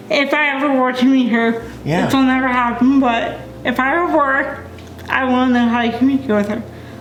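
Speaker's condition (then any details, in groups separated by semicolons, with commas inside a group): Cerebral palsy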